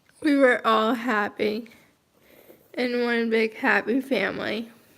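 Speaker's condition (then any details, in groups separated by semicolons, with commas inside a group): Cerebral palsy, mild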